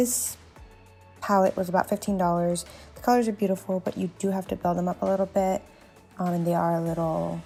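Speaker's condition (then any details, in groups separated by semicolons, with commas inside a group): No condition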